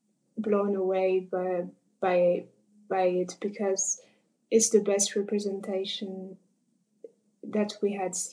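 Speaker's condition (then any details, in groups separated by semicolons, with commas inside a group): Covert stuttering; gradual onset in puberty, worse end of high school, father stuttered, therapy exercises unhelpful; early in accepting stutter, trying to be less covert; hid stutter with techniques in German, French, not in English, grew silent from fear; repeated words, prolonged sounds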